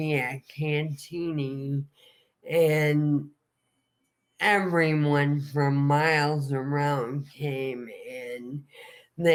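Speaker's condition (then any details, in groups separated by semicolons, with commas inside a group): ALS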